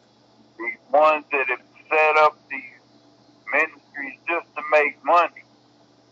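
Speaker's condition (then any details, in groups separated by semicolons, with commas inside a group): Cerebral palsy; bedbound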